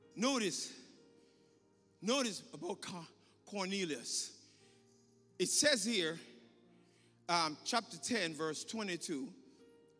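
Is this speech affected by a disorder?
No.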